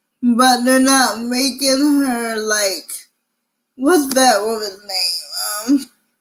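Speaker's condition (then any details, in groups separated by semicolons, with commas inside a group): Cerebral palsy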